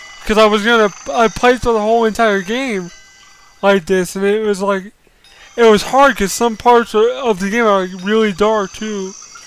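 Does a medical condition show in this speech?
Yes: cerebral palsy.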